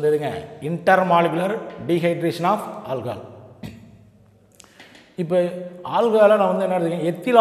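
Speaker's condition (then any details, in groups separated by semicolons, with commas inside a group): No condition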